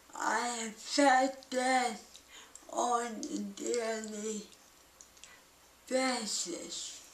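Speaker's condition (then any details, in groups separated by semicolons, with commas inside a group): Cerebral palsy; balance and speech most affected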